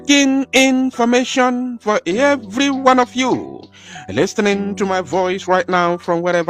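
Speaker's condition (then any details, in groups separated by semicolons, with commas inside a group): No condition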